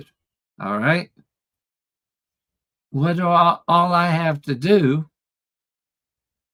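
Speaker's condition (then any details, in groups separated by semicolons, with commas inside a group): ALS; formerly paralyzed, wheelchair, now walking again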